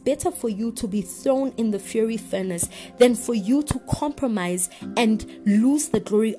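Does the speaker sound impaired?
No.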